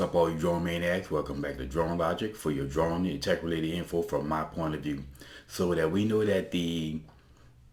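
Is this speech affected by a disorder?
No.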